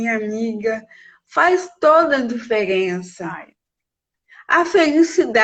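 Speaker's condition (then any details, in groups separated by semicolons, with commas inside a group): Cerebral palsy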